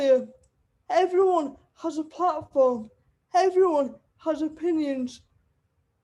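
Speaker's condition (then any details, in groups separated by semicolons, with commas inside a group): Cerebral palsy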